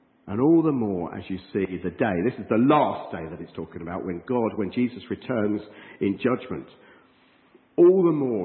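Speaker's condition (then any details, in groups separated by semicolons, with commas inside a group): No condition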